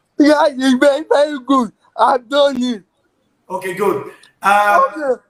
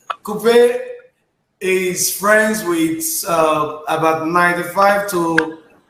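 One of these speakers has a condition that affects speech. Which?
The first: cerebral palsy; therapy improved agility, able to drive.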